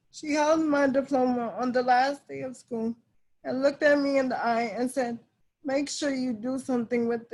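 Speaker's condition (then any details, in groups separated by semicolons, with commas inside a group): Cerebral palsy; cerebral palsy, uses wheelchair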